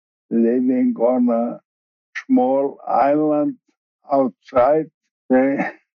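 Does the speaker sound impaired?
Yes: ALS; initially diagnosed bulbar-onset, later reclassified as regular form, wheelchair user; slurred or slowed speech.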